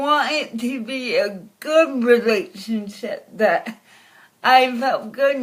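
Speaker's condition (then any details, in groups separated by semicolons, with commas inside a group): Cerebral palsy; from birth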